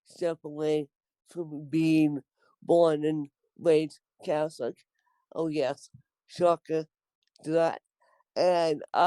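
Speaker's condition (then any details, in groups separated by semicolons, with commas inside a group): Cerebral palsy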